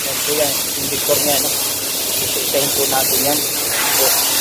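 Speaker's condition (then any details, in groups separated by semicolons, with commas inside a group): No condition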